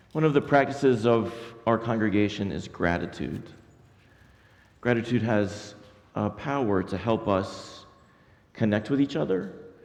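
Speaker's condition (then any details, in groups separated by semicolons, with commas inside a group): No condition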